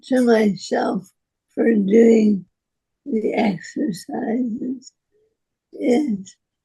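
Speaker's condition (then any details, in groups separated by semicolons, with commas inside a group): Parkinson's disease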